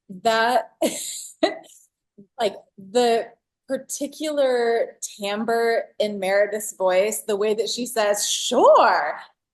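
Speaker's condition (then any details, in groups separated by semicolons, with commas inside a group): No condition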